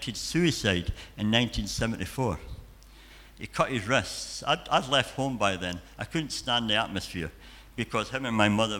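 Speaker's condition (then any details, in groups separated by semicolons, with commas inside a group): Cleft palate and cleft lip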